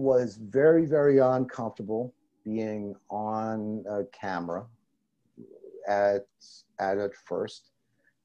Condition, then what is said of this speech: Stuttering. So this stutter is is sort of sort of a sort of a sly way way for me to to do discovery too.